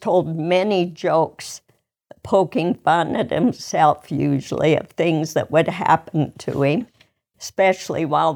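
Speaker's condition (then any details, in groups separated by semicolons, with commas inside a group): ALS; rare incurable progressive neurodegenerative disease, wheelchair user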